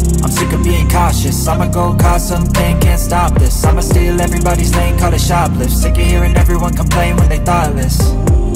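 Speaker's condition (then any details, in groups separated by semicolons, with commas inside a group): No condition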